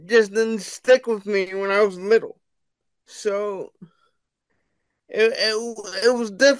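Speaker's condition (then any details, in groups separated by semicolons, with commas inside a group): Cerebral palsy; wheelchair bound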